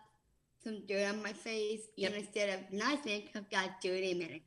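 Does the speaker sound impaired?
Yes: Down syndrome; congenital; 14 years old; speech more difficult, practiced lines at home, worked on being super clear with words, reports speaking more clearly.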